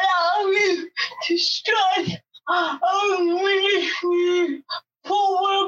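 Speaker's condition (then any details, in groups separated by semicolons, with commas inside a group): Cerebral palsy; wheelchair for mobility, speech impairment, job provides same interpreter daily over Zoom; others may struggle to understand, interpreter revoices her words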